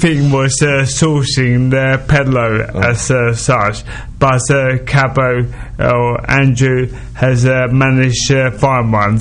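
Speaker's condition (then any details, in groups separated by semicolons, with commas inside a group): Motor neurone disease; speech heavily impacted, slowed down, slurred around the edges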